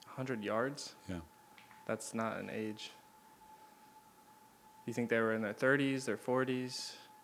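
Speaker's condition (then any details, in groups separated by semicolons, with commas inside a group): No condition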